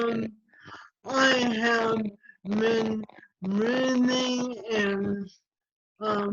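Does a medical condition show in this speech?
Yes: ALS.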